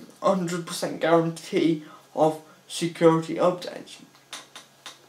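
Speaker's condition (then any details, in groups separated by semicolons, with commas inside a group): Cerebral palsy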